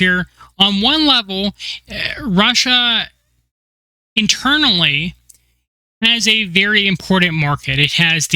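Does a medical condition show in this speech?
No.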